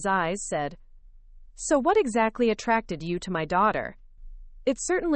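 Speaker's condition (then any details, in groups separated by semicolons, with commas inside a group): No condition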